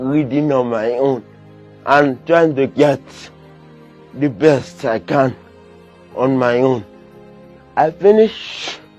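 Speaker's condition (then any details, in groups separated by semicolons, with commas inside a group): Cerebral palsy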